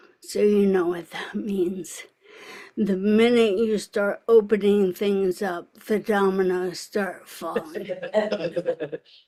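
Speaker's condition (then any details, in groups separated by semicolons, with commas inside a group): ALS; speech audibly affected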